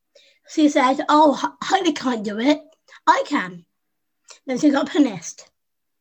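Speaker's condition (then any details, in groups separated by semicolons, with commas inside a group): Down syndrome; congenital, infant heart failure, heart surgery in infancy, stopped breathing as baby and resuscitated, chest problems, pneumonia; age 25; learned to speak by copying younger sister Susie, never stopped talking since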